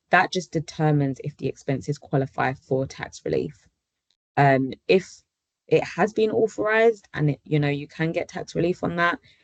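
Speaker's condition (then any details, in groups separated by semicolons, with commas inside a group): No condition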